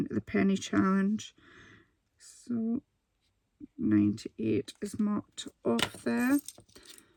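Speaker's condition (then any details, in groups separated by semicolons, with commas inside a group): No condition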